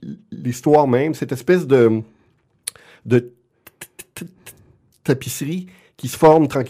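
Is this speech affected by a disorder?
Yes: stuttering; lifelong stuttering, genetic component; often cannot get words out, a wall to get through each time speaking; here repeated words, blocks.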